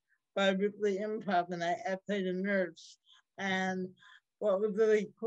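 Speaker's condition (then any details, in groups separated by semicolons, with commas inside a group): Cerebral palsy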